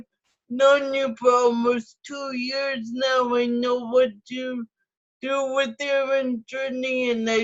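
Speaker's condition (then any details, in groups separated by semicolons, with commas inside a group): Cerebral palsy, spastic ataxic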